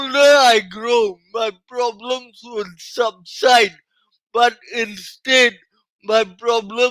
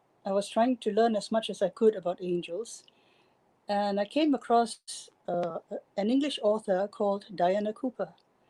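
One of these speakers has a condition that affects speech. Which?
The first: cerebral palsy; from birth, oxygen loss at delivery, mainly physical; 28 years with it.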